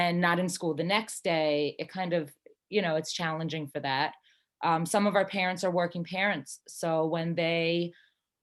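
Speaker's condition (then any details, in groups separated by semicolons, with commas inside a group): No condition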